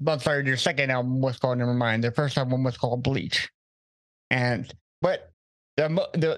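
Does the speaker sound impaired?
Yes: cerebral palsy, mild.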